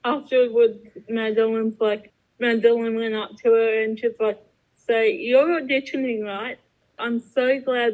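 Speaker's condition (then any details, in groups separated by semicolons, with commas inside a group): Cerebral palsy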